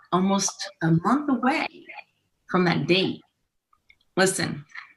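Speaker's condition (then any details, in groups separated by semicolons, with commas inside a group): No condition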